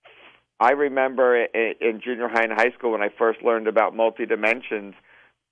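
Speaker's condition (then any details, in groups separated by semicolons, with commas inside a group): No condition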